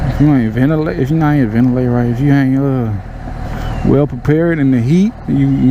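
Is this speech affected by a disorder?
No.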